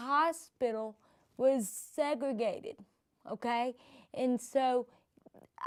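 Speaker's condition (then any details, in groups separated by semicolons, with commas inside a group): Cerebral palsy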